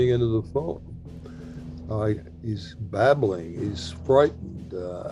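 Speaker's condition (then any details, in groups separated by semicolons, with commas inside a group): No condition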